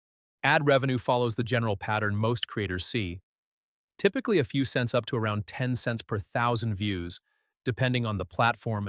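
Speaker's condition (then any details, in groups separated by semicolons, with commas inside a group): No condition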